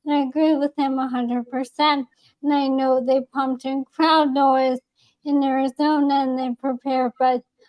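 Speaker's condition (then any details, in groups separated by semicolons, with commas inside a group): ALS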